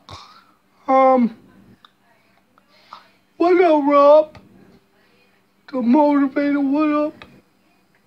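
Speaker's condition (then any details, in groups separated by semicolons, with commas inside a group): Cerebral palsy; speech hard to understand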